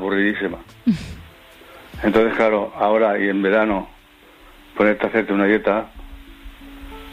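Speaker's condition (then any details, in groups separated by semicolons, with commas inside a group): Parkinson's; on Parkinson's medication; takes medication for Parkinson's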